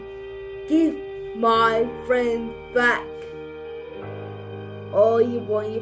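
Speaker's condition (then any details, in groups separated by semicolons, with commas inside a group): Cerebral palsy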